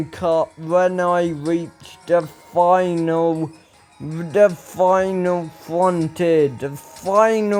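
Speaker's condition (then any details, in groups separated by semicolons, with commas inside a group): Ataxia; speech recently worse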